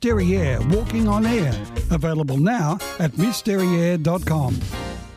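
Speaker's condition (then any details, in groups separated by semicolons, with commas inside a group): No condition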